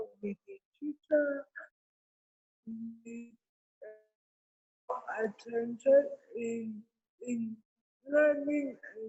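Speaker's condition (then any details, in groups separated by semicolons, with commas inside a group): Cerebral palsy; therapy from six months old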